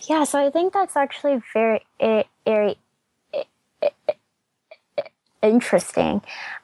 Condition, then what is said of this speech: Stuttering. My stutter is still just as if not even more prevalent than it was